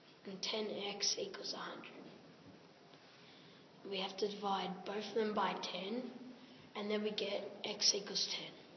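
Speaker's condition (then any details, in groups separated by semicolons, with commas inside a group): No condition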